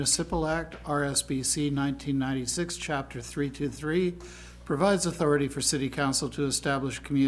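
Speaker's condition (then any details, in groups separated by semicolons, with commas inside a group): No condition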